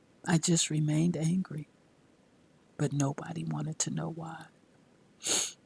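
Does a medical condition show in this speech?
No.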